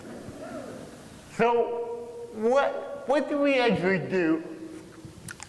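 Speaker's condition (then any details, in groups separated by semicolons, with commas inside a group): Cerebral palsy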